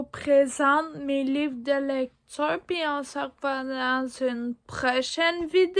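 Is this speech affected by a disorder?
Yes: ataxia; degenerative.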